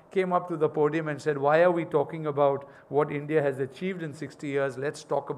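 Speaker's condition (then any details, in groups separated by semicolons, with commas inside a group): No condition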